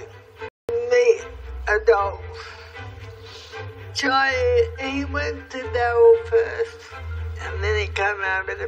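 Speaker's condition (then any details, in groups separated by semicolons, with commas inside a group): Cerebral palsy; speaks perfectly clearly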